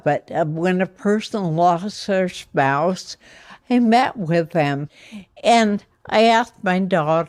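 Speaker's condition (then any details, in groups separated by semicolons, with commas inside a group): Ataxia; affects motor skills and voice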